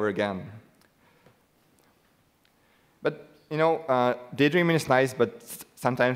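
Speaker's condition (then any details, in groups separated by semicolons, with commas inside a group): No condition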